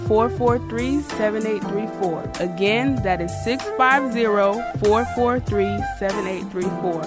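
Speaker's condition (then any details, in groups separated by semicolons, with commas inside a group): No condition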